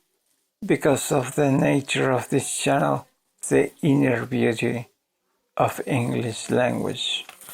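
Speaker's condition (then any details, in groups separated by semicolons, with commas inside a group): ALS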